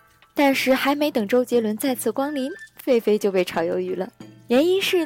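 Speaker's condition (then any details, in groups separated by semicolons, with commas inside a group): No condition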